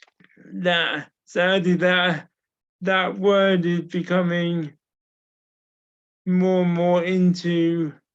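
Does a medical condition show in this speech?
Yes: cerebral palsy.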